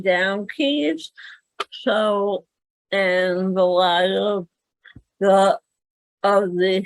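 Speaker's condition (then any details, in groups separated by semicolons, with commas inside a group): Cerebral palsy; speaks better than types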